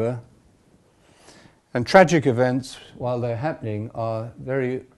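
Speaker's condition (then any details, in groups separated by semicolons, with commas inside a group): No condition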